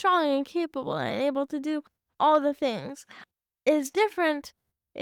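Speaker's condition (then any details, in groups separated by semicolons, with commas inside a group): Cerebral palsy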